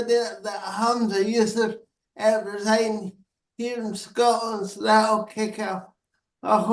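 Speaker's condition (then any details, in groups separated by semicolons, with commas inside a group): Cerebral palsy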